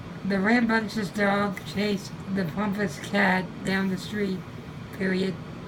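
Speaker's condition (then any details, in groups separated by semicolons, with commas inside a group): Spinal muscular atrophy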